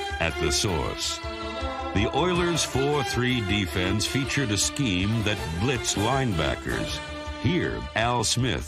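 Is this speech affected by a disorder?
No.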